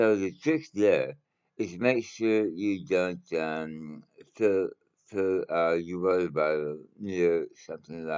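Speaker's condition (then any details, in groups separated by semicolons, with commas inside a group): Mouth cancer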